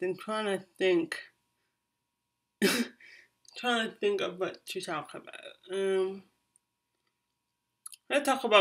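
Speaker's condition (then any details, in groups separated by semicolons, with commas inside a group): Cerebral palsy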